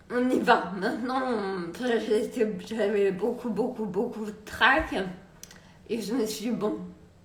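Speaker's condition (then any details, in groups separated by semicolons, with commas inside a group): Multiple sclerosis; particular way of speaking, sometimes swaps words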